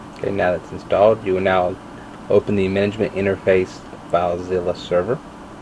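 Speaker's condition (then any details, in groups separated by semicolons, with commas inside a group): No condition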